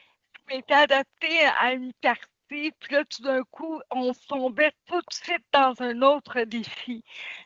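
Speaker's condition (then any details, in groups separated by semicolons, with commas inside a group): Cerebral palsy; since birth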